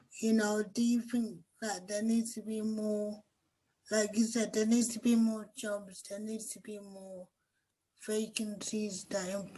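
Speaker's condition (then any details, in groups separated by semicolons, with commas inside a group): Cerebral palsy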